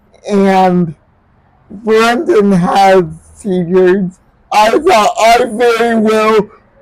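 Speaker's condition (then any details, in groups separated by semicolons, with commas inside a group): Cerebral palsy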